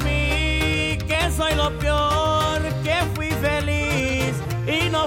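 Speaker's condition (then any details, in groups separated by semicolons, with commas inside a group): No condition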